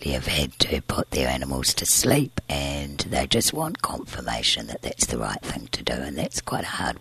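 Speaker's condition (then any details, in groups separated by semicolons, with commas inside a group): Tracheostomy and scarred vocal cord, laryngeal cysts, surgical vocal cord scarring; breathes through tracheostomy tube, airway very narrow from surgery, one vocal cord scarred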